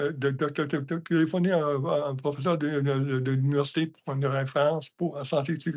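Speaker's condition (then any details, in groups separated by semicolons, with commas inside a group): Hemiparalysis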